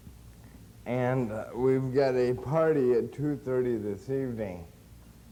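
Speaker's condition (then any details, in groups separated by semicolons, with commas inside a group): Cerebral palsy; since birth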